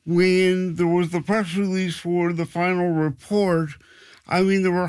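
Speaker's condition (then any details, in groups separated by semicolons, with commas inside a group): Cerebral palsy; some 40 years ago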